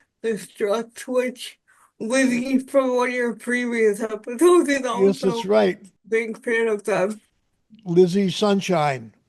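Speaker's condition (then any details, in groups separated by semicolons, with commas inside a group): Cerebral palsy; uses adaptive typing technology, word prediction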